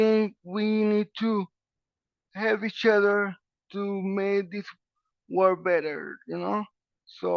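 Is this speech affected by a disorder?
Yes: cerebral palsy.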